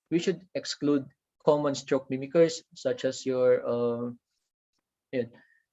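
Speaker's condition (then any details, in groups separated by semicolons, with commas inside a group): No condition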